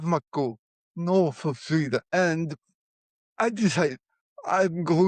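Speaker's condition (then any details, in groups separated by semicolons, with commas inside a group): Cerebral palsy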